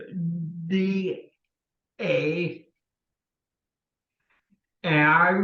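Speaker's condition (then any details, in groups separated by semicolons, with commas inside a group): Cerebral palsy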